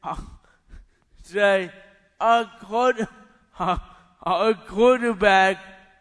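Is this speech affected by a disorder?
Yes: cerebral palsy; not birth defects.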